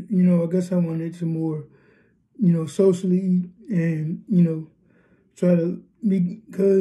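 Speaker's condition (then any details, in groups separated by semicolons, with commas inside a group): Cerebral palsy, spastic diplegia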